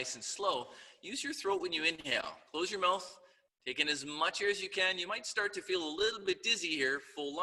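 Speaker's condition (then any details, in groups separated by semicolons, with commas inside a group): No condition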